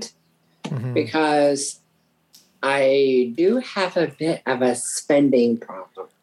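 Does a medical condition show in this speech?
Yes: Down syndrome; from birth; age 37, recent knee surgery, surgery went well.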